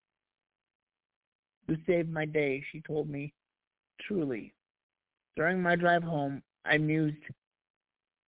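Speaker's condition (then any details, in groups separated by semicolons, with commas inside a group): Cerebral palsy; past challenges speaking up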